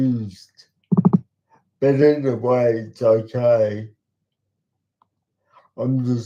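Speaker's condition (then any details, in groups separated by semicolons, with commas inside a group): Cerebral palsy; talks slowly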